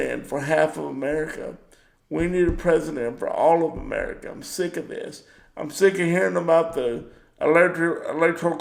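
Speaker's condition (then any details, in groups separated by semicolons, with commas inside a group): Cerebral palsy; power wheelchair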